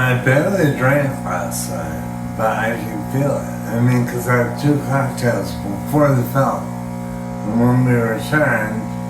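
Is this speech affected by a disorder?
Yes: brain injury.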